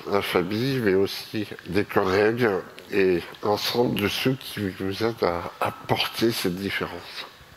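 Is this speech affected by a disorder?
Yes: myopathy.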